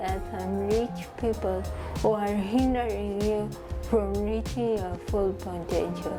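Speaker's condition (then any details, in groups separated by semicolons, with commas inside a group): Cerebral palsy; from birth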